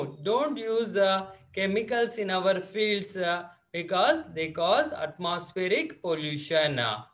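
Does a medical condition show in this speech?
No.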